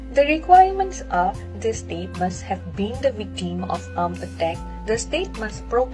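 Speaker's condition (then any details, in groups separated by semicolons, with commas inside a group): No condition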